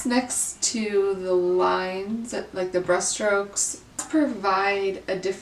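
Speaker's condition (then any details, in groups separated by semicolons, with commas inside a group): No condition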